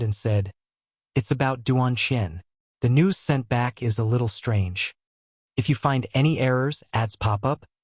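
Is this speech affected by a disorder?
No.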